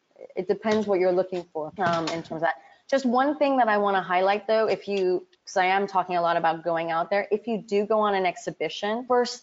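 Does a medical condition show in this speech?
No.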